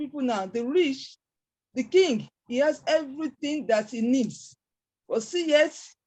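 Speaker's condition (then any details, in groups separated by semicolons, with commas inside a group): No condition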